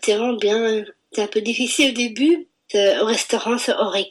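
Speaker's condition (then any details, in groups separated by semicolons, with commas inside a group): Down syndrome (trisomy 21); genetic chromosome 21 anomaly, present from birth, intellectual disability, developmental delay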